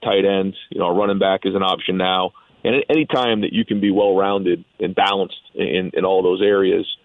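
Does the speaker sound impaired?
No.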